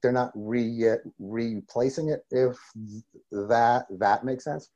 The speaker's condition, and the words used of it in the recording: Stuttering. So this stutter is is sort of sort of a sort of a sly way way for me to to do discovery too.